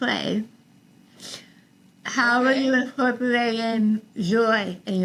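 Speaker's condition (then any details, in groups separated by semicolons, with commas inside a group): Tongue cancer, partial glossectomy; over half tongue removed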